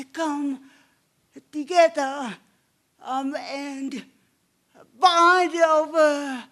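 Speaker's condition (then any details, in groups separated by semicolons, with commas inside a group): Cerebral palsy; obvious speech impairment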